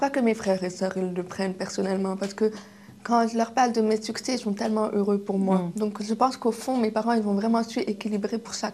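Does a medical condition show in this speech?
Yes: deafness, acquired deafness, kidney-disease related; kidney disease from age 1.5 damaged ears, progressive loss, hearing aids, left ear deaf at 20.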